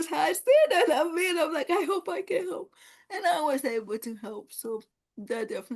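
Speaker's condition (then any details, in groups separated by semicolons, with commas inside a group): Cerebral palsy; no gross or fine motor skills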